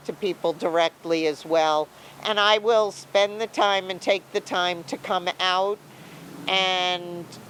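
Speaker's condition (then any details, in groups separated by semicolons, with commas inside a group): No condition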